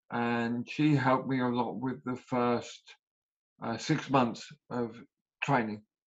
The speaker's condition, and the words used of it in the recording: Aphasia. And the speech has slowly been getting better. There are still mistakes like numbers and calendars.